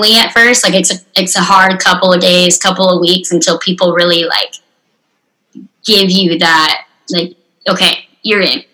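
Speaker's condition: Unilateral cleft lip and palate, severe; speech recovered faster than reading and writing

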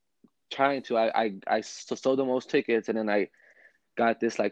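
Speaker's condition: Stutter; stutter since learning to talk, countless speech therapy sessions elementary through high school, never resolved; ongoing stutter when speaking; not when singing, therapy had words sung to Twinkle Little Star rhythm; repeated sounds, repeated words

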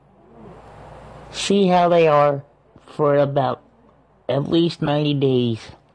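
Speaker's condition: Cerebral palsy; cerebral palsy from birth

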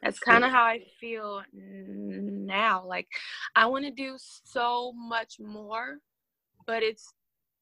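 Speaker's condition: Stuttering; long-standing stutter, years of speech therapy, severe stuttering and painful speeches in high school, not cured; less stuttering when unobserved, with close friends, or arguing, more when upset; prolonged sounds

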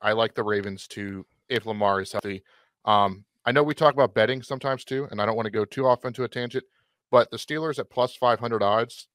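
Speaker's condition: No condition

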